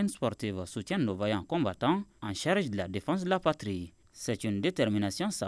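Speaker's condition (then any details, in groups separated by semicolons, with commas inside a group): No condition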